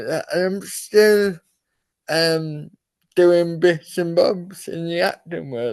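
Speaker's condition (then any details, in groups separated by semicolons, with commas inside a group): Cerebral palsy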